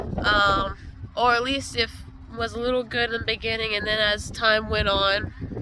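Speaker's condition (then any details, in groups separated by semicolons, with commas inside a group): No condition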